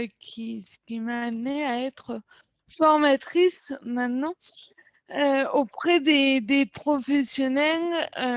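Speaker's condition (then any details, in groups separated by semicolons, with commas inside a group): Cerebral palsy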